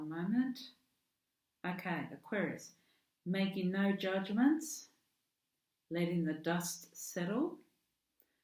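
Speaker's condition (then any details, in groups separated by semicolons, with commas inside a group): No condition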